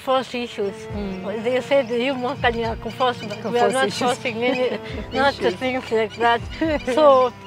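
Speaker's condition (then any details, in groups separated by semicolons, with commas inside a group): Cerebral palsy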